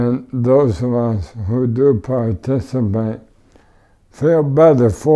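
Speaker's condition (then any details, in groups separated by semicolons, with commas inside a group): ALS; tracheotomy, ventilator, wheelchair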